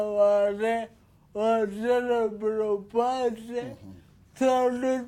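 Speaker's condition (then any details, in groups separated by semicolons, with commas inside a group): Cerebral palsy; speaks slowly, speaking effortful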